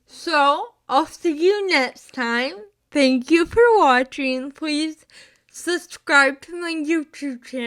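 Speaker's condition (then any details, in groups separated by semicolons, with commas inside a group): Spastic cerebral palsy, mixed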